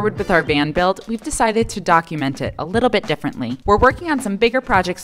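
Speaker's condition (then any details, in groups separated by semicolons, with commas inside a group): No condition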